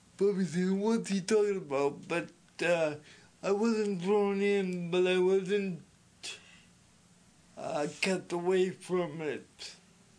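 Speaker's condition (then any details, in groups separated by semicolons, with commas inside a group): Speech impediment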